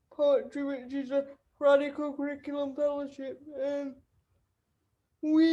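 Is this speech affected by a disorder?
Yes: cerebral palsy; wheelchair user.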